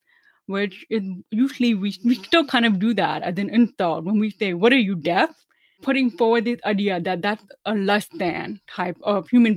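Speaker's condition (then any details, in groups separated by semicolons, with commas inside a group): Deafness; relearned English and speech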